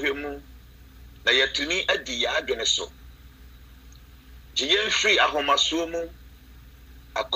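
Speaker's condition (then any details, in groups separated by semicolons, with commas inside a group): No condition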